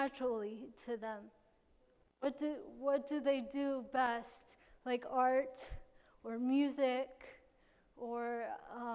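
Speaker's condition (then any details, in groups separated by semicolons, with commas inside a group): Cerebral palsy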